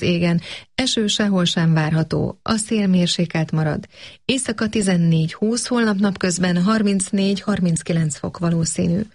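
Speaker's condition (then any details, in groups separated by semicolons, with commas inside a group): No condition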